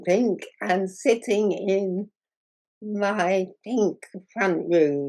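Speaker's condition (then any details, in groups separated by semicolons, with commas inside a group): Muscular dystrophy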